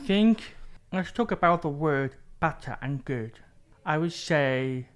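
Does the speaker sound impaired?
Yes: deafness with cochlear implants; unclear speech as child, cochlear implants switched on at age 11, also uses sign language; age 26, hears nearby sounds not distant, therapy with Sarah using computer mouth-shape display ended; speaks clearly to hearing people, still struggles with s.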